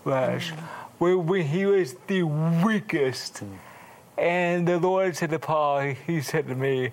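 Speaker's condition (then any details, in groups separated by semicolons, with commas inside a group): Cerebral palsy; wheelchair user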